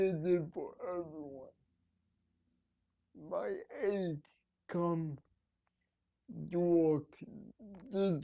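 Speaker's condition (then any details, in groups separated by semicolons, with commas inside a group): Cerebral palsy; needs help at night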